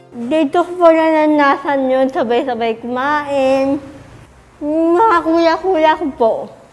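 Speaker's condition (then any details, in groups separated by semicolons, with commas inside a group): Cerebral palsy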